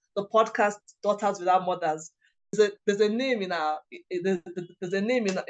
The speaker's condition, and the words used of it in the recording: Stuttering. And he helped me that I can speak to you today like this is because of my dad.